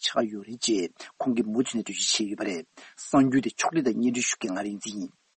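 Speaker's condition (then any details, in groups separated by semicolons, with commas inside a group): No condition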